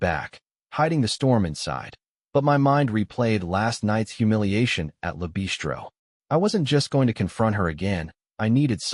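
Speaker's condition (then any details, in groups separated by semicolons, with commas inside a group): No condition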